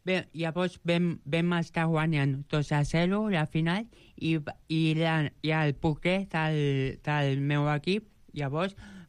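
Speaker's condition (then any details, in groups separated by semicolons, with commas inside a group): Joubert syndrome; present from birth; age 29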